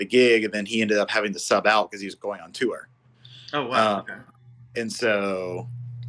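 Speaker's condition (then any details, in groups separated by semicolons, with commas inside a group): No condition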